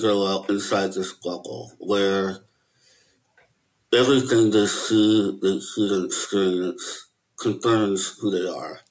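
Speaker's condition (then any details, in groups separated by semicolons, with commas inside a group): Möbius syndrome; incomplete lip closure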